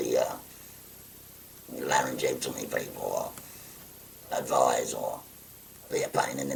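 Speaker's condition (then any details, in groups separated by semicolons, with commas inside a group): Laryngectomy; stage four laryngeal cancer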